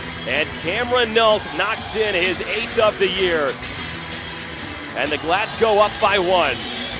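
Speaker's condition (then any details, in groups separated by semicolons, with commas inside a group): No condition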